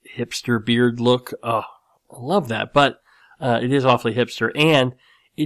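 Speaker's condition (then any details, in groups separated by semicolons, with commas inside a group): Cleft lip and palate; nose still slightly crooked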